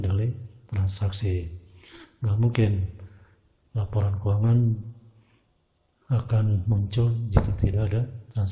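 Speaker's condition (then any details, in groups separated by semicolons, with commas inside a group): No condition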